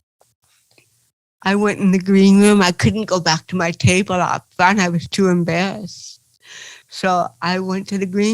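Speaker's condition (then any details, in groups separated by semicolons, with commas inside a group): Cerebral palsy; from birth, titanium neck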